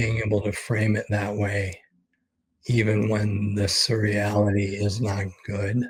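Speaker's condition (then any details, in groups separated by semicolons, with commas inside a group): ALS; expects to lose voice very soon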